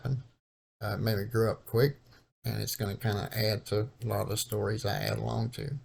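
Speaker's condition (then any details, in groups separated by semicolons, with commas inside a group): Cerebral palsy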